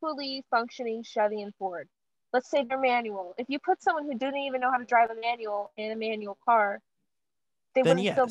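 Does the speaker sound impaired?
No.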